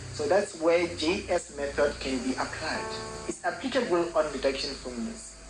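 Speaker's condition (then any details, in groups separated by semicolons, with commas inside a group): No condition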